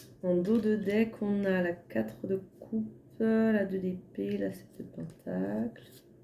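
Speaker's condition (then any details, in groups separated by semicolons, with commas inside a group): No condition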